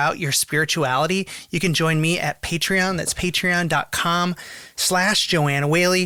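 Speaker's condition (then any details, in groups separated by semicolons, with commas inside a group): No condition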